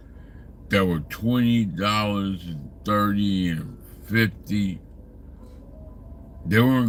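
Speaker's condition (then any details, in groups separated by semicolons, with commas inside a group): Slurred speech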